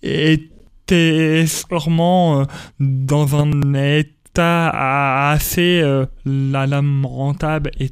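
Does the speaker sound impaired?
Yes: stuttering; stuttering since early childhood at school, speech therapy helped, told elimination almost impossible; age 28, lives with stuttering and accepts it; stuttering persists, described by him as an accent; here repeated sounds, prolonged sounds.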